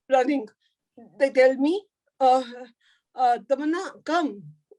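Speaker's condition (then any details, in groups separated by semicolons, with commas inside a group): Cerebral palsy; could not talk in early childhood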